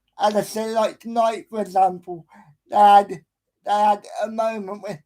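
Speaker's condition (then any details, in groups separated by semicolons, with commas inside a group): Cerebral palsy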